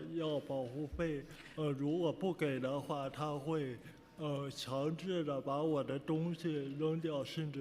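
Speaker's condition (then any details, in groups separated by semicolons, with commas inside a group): Cerebral palsy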